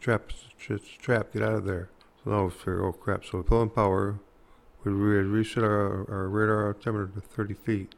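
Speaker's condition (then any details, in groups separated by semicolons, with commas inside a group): Parkinson's disease; hard time talking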